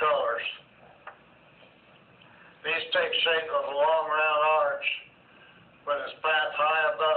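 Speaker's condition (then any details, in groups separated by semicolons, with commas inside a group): Parkinson's disease; day 10 of LSVT therapy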